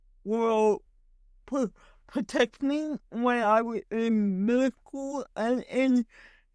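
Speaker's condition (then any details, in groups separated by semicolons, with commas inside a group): Cerebral palsy; stutters heavily when talking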